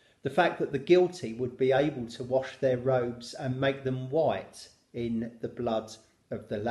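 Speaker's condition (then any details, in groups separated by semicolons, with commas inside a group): No condition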